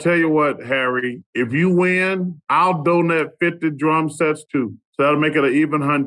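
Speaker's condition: No condition

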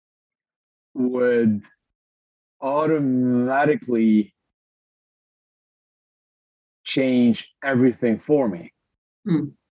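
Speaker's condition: Stutter; stutter since birth in Lebanon, speaking disability, breathing technique partly controls it, Toastmasters practice; audible stutter, pauses may sound like internet lag; prolonged sounds, blocks

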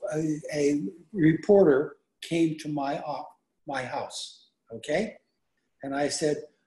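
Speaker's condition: Aphasia after stroke; can no longer speak Bulgarian, previously spoken fluently

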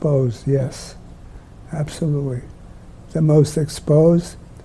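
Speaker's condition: Lou Gehrig's disease; ALS, terminal, onset mid-70s, early tiring walking half block, two years diagnosis to death, lost walking, standing, self-care; speech difficult but still possible, able to speak until nearly the end

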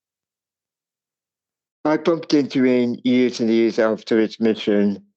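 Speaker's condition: Cerebral palsy; wheelchair user since age 28, second-hand manual wheelchair from friend, attended speech impairment boarding school

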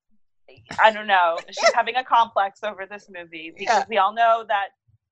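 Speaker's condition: No condition

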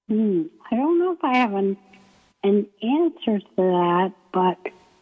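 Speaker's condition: ALS; limb onset in right foot, symptoms about a year before diagnosis, year of testing, uses Beasy board transfer board; hard to breathe and speak, voice may sound weak or hard to understand, paces speech with breathing

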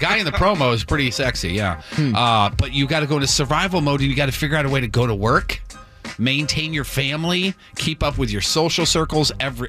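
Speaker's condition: No condition

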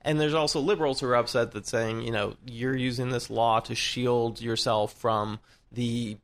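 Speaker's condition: No condition

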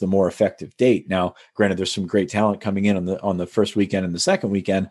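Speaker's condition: No condition

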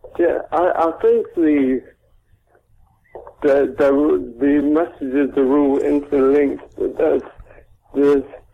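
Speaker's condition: Cerebral palsy; dead for 26 minutes at birth

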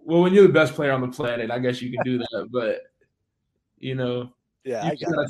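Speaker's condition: No condition

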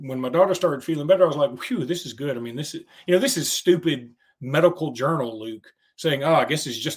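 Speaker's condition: No condition

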